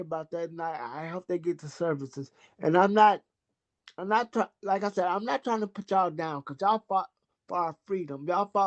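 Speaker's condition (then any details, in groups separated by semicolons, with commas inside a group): Cerebral palsy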